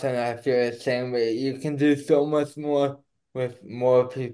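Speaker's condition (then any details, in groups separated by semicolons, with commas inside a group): Cerebral palsy; not slurred, per host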